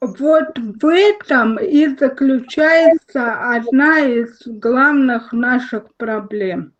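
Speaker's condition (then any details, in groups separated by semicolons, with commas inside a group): Cerebral palsy, spastic diplegia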